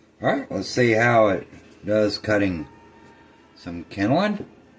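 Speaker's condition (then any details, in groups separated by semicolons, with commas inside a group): No condition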